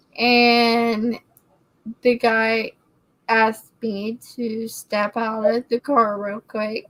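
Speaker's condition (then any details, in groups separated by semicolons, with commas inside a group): Cerebellar ataxia; congenital cerebellar ataxia, very rare form, causes shaking; could not blow properly into breathalyzer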